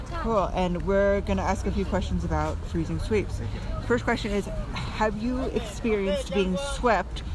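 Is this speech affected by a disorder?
No.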